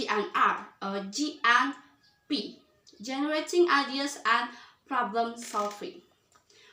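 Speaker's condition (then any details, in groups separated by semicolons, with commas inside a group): No condition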